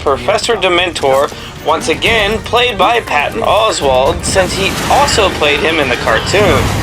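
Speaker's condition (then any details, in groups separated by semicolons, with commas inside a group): No condition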